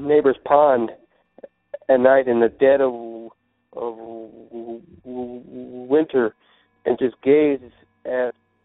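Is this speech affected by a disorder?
Yes: stuttering; asks listeners for patience; here repeated words, prolonged sounds.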